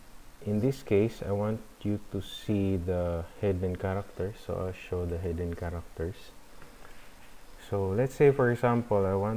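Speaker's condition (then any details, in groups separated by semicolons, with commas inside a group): No condition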